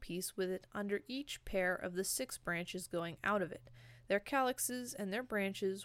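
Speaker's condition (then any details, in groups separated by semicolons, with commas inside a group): No condition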